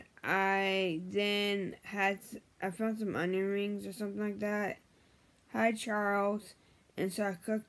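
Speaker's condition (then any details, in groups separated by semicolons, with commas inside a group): Brain injury; memory problems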